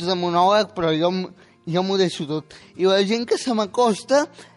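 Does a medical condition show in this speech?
Yes: spastic quadriplegic cerebral palsy; control of speech retained, good communicative ability.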